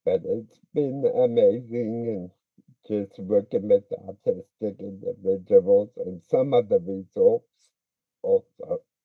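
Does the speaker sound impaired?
Yes: speech impediment; speech impediment since childhood, weaker-looking muscles in childhood, cerebral palsy considered but did not fit; pretty good speaker when comfortable, drama club and debate team experience.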